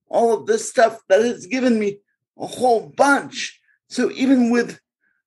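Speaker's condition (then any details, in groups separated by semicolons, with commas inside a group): Cerebral palsy; born in Bridgeport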